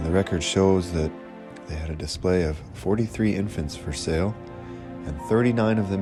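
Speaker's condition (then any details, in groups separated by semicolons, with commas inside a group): No condition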